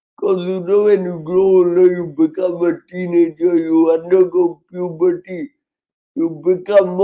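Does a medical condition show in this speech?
Yes: cerebral palsy, severe.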